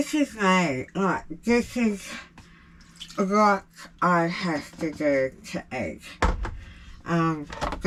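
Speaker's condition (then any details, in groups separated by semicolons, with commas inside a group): Jaw cancer surgery; tracheostomy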